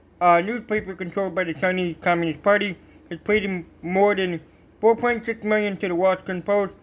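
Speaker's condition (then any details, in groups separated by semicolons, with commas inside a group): Cerebral palsy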